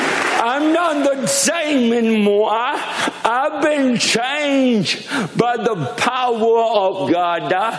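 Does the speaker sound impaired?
Yes: cerebral palsy; cerebral palsy from birth, born dead 18 minutes, oxygen could not reach brain, walks with limp; speech affected by cerebral palsy since birth, self-described as talking funny.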